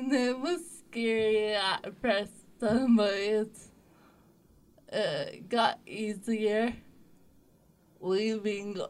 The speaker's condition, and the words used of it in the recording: Cerebral palsy. Oh, yeah, I had, like, speech therapy in the past.